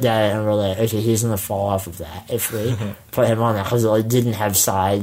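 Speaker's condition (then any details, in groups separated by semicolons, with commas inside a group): Spinal muscular atrophy; congenital, muscles waste away with age, wheelchair for most of life; jaw tires with prolonged speaking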